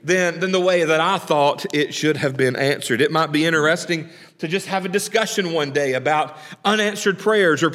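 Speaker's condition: No condition

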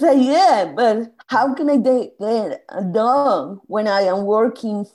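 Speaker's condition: Spasmodic dysphonia; gradual onset over 2-3 weeks

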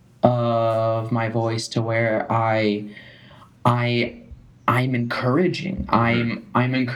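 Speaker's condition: Stuttering; not caused by nervousness; stutters openly, no longer switches words; now stutters through words, sometimes fluent; repeated words, prolonged sounds, blocks

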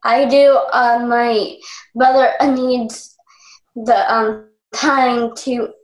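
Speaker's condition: Down syndrome; low muscle tone, oral motor skills therapy from infancy, speech therapy about 16 years; weaker facial speech muscles affect speech patterns, sometimes unclear or too quiet, lips apart

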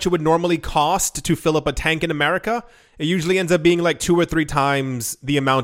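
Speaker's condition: No condition

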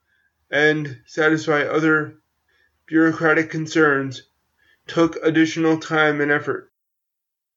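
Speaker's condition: Cerebral palsy; since childhood, ongoing muscle control difficulties, physical therapy; muscle control issues, sudden spasms

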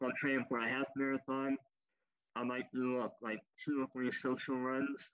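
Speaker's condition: Cleft lip and palate, popliteal pterygium syndrome

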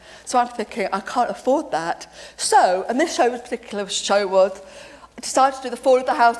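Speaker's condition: Deafness; deaf since age seven

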